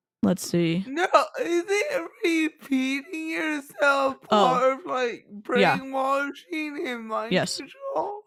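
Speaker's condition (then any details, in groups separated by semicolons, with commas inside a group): Cerebral palsy; from birth, affects walking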